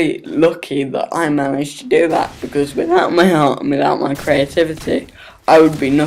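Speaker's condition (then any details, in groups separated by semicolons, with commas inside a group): Cerebral palsy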